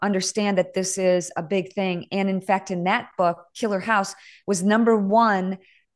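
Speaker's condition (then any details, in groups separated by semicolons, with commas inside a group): No condition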